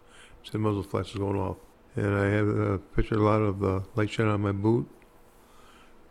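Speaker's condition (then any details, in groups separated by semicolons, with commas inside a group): Parkinson's; speech very significantly affected, hard time talking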